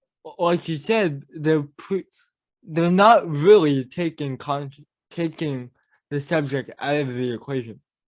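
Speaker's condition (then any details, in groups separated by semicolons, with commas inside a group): Cerebral palsy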